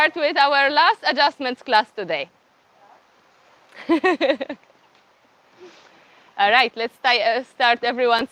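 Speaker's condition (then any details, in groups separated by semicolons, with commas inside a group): No condition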